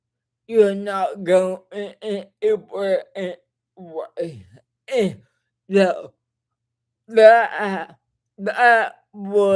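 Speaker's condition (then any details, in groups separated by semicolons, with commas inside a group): Cerebral palsy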